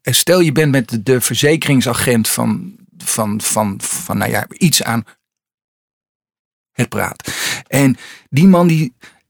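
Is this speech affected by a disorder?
Yes: stuttering; lifelong stutter, stuttering therapy and Delferro method tried, ADD makes required focus hard; still stutters, fluent behind microphone when voicing scripts; occasional stutters, pleasant eloquent voice, trouble starting phrases with k sound, records 'eik' and splices k; here repeated words.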